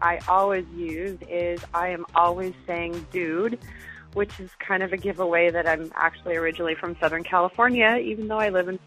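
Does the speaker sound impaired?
No.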